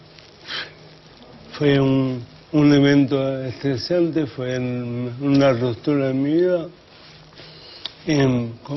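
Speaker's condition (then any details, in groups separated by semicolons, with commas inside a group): Acquired brain injury; traumatic, traffic accident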